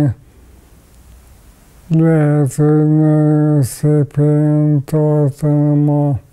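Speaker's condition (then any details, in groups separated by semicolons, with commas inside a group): ALS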